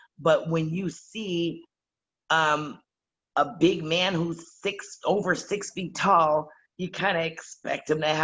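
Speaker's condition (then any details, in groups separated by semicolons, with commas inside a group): No condition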